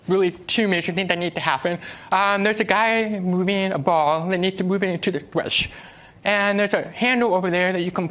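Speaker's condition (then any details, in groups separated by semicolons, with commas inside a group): Deafness; uses American Sign Language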